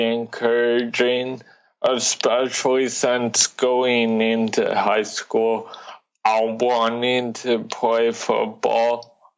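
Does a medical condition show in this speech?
Yes: cerebral palsy.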